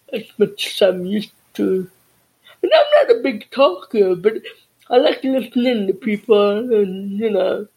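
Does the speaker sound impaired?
Yes: deafness.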